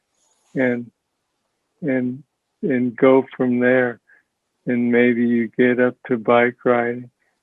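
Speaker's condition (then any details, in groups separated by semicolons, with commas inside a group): Parkinson's disease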